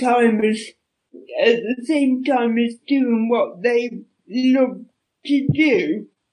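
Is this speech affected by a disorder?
Yes: quadriplegic cerebral palsy; from birth, oxygen starvation, walked unaided at six after aided walking; medics feared normal speech unachievable, said to have proved them wrong.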